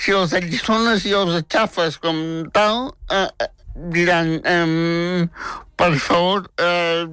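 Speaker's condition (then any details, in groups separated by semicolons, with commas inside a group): Spastic tetraplegic cerebral palsy; from birth, twin embryo died in complex pregnancy, premature, wheelchair user, much physiotherapy; very talkative since age 3, worked hard to make people understand speech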